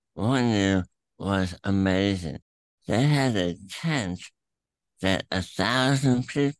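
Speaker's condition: Throat cancer; terminal

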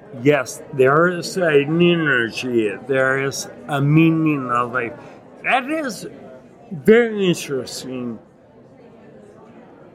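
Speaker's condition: Acquired ataxia with dysarthria, acquired; Lance-Adams syndrome; chest heaviness when speaking

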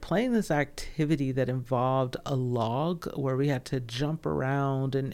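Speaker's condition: No condition

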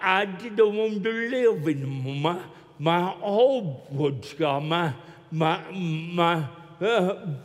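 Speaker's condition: Cerebral palsy; still walks with limp

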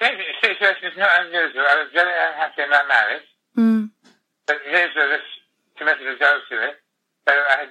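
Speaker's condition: Tongue cancer, glossectomy, most of tongue removed; speech harder and harder after tongue removal, very slow

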